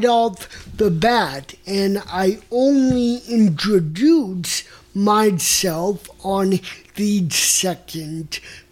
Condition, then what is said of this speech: Cerebral palsy. Things to me with my version of cerebral palsy is that sometimes unconsciously, I spit when I talk.